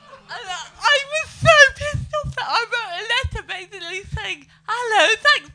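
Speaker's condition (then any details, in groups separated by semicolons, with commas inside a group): Cerebral palsy; able to speak and move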